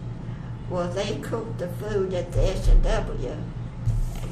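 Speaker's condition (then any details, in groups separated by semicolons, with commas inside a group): Parkinson's; onset many years earlier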